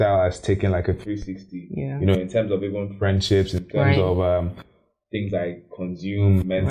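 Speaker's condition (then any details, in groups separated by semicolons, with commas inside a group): No condition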